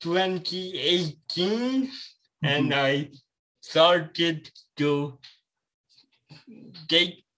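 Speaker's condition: Cerebral palsy

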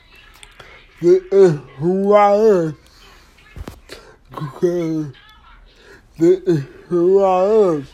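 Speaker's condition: Disability affecting speech; words not clear

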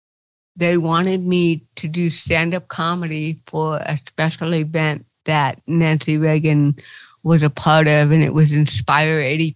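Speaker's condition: Cerebral palsy; involuntary movements

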